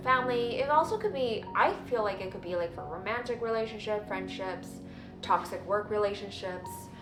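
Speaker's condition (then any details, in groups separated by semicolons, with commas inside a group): No condition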